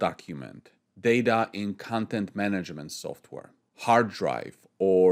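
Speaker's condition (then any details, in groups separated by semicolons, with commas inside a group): No condition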